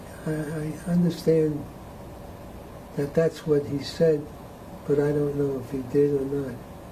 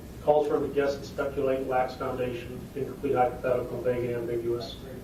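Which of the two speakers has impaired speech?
The first: Parkinson's disease; needs to keep voice level up.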